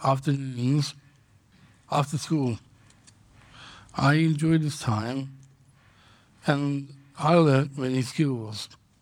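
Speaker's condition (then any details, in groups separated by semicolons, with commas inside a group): Down syndrome; congenital, diagnosed at birth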